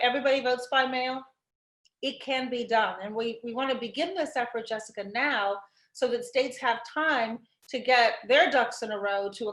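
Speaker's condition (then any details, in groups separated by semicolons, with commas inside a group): No condition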